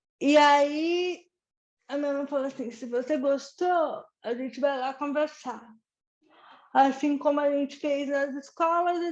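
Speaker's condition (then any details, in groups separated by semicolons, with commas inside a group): Cerebral palsy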